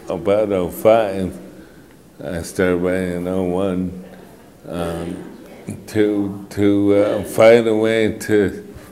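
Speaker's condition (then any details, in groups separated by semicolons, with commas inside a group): Mitochondrial disorder; mitochondrial disorder, walking very difficult; progressive disability; affects speech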